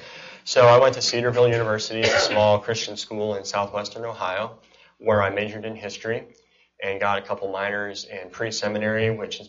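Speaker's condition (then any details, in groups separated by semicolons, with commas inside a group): Cleft palate and cleft lip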